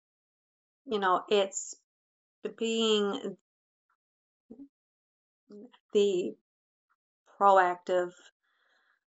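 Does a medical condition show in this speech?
Yes: stuttering; stuttering since childhood, childhood speech therapy, no cure; currently in speech therapy, neck relaxation and breathing techniques, fluency skills; still stutters, notably on own name or number, therapy increased fluency; here prolonged sounds, blocks.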